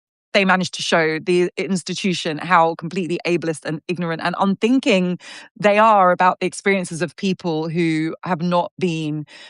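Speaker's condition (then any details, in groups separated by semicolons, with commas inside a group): No condition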